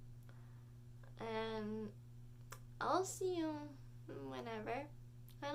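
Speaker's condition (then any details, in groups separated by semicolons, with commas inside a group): Cerebral palsy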